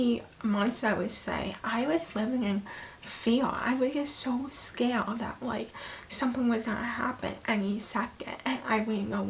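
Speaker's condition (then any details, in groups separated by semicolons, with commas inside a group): Hemiplegic cerebral palsy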